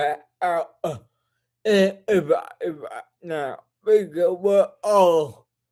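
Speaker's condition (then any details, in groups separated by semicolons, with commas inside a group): Cerebral palsy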